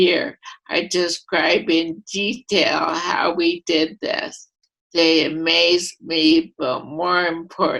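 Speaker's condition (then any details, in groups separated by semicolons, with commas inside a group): Primary lateral sclerosis; voice affected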